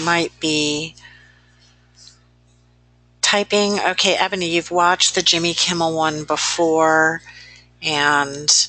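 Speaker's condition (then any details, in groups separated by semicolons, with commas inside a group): No condition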